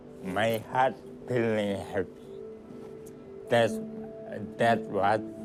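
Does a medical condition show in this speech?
Yes: traumatic brain injury.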